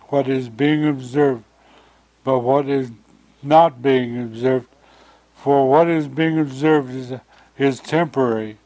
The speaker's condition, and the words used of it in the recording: Stroke. His speech slurred, his hands trembled.